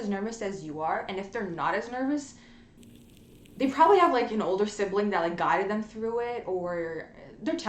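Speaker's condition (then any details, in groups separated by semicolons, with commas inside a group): No condition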